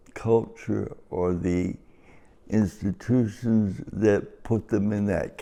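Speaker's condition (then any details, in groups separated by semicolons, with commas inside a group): Cerebral palsy; present from birth, affects walking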